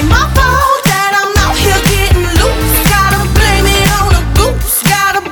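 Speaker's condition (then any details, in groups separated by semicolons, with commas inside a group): No condition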